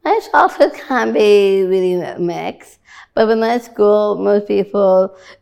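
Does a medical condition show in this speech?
Yes: Down syndrome.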